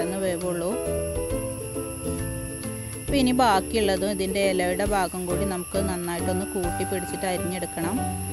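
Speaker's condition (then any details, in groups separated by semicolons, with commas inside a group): No condition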